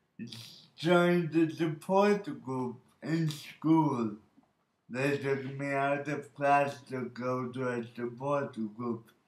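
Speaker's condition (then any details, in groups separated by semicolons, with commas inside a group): Birth oxygen deprivation brain injury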